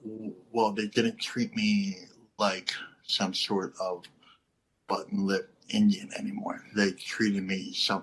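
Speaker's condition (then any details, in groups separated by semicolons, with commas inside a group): Cleft lip and palate; lisp, stuttering and unclear speech as a child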